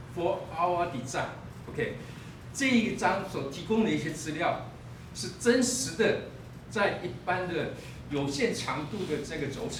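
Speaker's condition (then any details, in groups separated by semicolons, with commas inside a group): No condition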